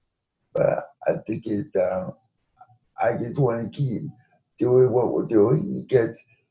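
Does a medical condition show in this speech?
Yes: cerebral palsy; quadriplegic, present from birth; spasms.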